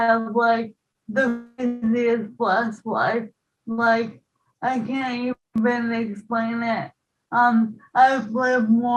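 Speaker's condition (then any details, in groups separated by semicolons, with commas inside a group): ALS, bulbar onset; onset two years ago, diagnosed one year ago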